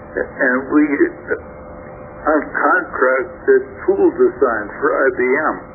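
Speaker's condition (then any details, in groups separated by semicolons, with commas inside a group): Stroke affecting throat muscles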